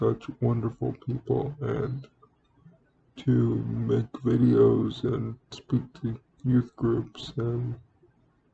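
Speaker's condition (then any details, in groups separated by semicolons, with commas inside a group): Cerebral palsy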